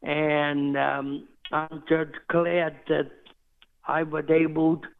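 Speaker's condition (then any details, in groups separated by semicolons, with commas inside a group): Cerebral palsy; climbs stairs to top of Empire State Building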